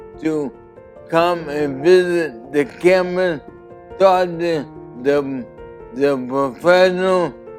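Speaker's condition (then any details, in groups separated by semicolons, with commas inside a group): ALS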